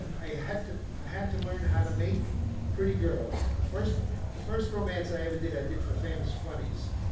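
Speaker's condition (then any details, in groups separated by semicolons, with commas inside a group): No condition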